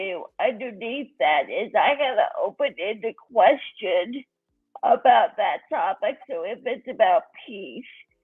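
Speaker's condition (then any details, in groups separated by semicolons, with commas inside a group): Cerebral palsy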